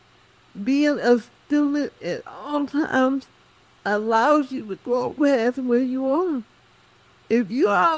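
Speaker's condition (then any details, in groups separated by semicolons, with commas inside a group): Cerebral palsy; speech affected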